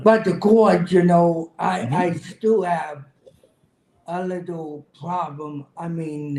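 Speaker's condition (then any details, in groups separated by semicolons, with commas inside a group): Cerebral palsy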